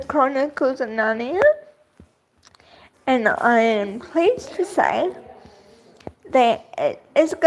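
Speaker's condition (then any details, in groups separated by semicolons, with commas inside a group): Cerebral palsy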